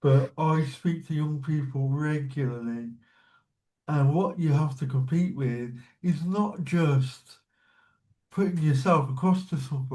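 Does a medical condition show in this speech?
Yes: cerebral palsy.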